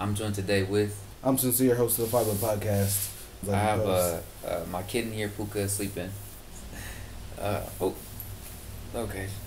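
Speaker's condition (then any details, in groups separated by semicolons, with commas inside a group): No condition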